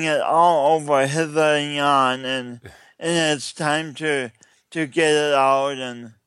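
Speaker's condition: Cerebral palsy; cerebral palsy from birth

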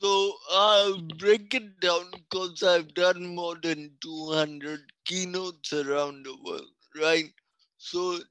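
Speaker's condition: Cerebral palsy; speech affected

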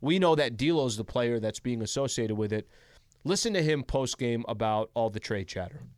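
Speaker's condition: No condition

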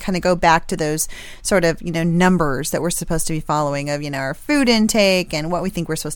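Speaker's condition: No condition

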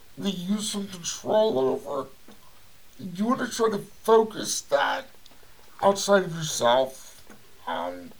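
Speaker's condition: Cerebral palsy; voice audibly affected

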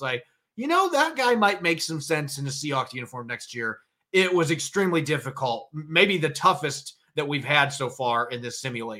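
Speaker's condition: No condition

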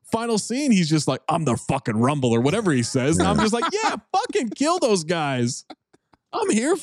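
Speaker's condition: No condition

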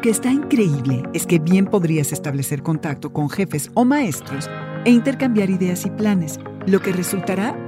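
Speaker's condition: No condition

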